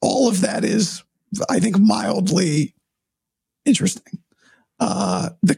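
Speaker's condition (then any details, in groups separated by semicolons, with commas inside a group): Vocal cord surgery; not uncommon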